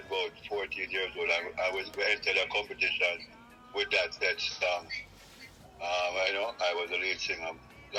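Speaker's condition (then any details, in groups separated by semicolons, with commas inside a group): No condition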